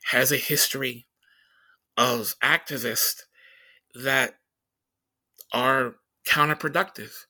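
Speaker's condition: Stutter; stutters during conversation; blocks

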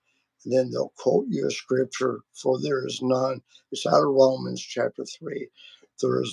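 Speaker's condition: Vocal cord surgery; including laser treatment

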